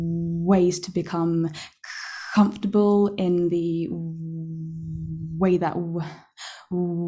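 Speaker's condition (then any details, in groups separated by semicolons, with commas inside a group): Stammer; onset with silent blocking, about 6 months saying nothing, McGuire program about 10 years ago; uses McGuire breathing technique, belt worn outside clothes as reminder to breathe deeply before speaking; stammer variable and changeable, began as silent blocks, relies on breathing technique; repeated sounds, prolonged sounds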